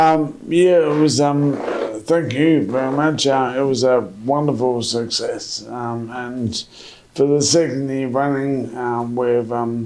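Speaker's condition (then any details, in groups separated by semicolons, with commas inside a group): MND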